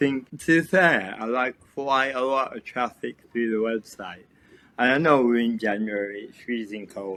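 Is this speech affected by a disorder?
Yes: cerebral palsy.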